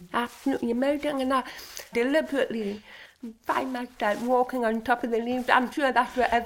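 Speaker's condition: Deafness (Usher syndrome), Usher syndrome, profound deafness from birth, severe

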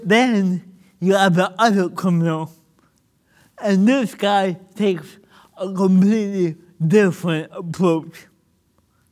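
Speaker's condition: Cerebral palsy; listeners may need to rewind

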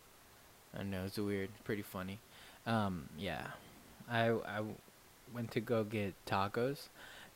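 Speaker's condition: No condition

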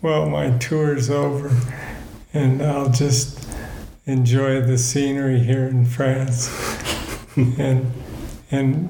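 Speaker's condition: Parkinson's disease; balance problems

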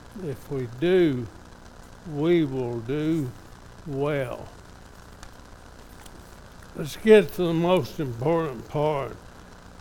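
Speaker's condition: ALS; somewhat affected, evident today

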